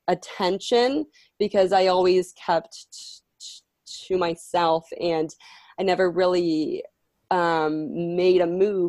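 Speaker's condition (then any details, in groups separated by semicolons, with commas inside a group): Stuttering; stutter since childhood, mild and controllable in childhood, later worsened, individual speech therapy at 16; current speech therapy with male therapist aiming to regain childhood control, breathing and singer/actor techniques; worse with stress, anxiety and adults, less when whispering, angry, alone; prolonged sounds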